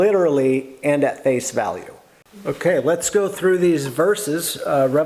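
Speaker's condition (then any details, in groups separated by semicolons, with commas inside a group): No condition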